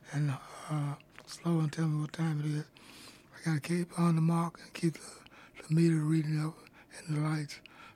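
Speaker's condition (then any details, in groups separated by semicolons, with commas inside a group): Dysphonia; dysphonia most of adult life, big hole in throat; dysphonia exercise during on-air break, repeats long sentences aloud, aims to keep meter reading up; voice gets quieter the more spoken, voice drops off, hard to hear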